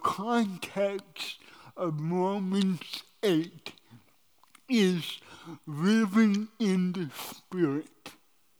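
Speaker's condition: Cerebral palsy

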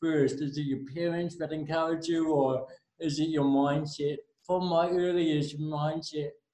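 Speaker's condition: Cerebral palsy; naturally a little shaky

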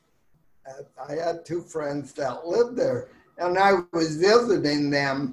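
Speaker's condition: Ataxic cerebral palsy; from birth, maternal rubella (German measles), back part of brain affected, wide-based gait, childhood short leg braces, weighted shoes; speech affected, about five years childhood speech therapy at crippled children's school, hopes speech sounds better now

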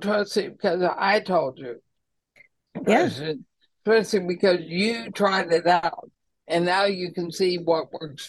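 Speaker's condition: ALS; slurred speech, still understood by listeners, host says slur not noticeable

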